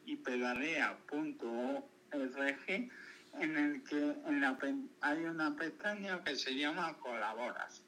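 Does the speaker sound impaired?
Yes: cerebral palsy; caused by meningitis in birth canal during birth, lifelong physical motor disability.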